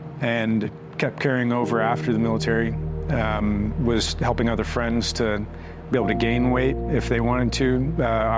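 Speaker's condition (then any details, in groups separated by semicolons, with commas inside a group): No condition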